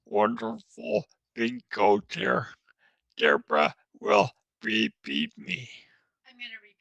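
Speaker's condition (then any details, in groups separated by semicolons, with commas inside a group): Traumatic brain injury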